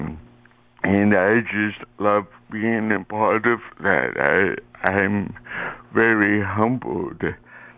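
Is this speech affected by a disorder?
Yes: cerebral palsy.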